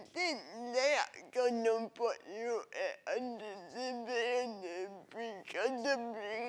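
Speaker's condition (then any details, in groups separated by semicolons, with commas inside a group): Cerebral palsy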